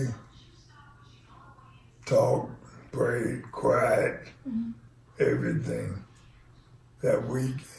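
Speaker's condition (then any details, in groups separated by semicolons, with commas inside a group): ALS; onset left foot drop, then left leg weakness; progressed, needs help from others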